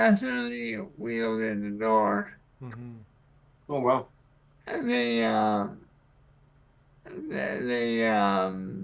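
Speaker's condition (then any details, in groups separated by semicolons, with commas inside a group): Cerebral palsy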